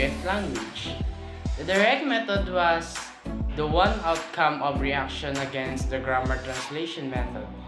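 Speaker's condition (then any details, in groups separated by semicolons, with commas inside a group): No condition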